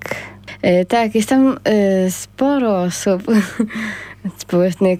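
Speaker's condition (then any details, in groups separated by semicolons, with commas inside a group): Down syndrome; congenital genetic condition, present from birth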